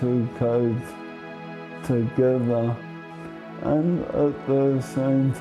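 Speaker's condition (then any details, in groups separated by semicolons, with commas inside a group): Motor neurone disease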